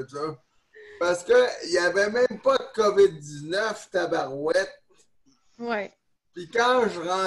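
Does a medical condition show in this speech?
Yes: neonatal cerebral palsy; neonatal onset.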